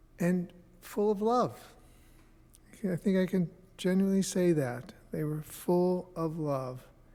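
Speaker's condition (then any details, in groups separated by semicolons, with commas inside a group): No condition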